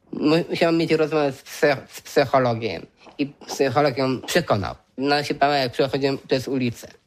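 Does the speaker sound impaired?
Yes: Down syndrome; intellectual disability, sometimes forgets things, errors with arithmetic and counting money.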